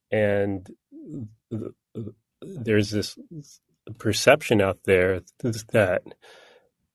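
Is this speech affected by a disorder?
Yes: stuttering; no stuttering when singing, singing uses a different neural pathway; here prolonged sounds, blocks.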